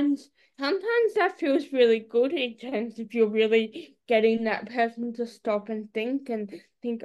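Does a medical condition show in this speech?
Yes: cerebral palsy; nonverbal, speaks through eye-gaze device, vocal sounds as child.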